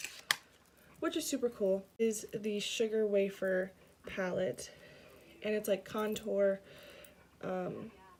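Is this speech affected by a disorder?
No.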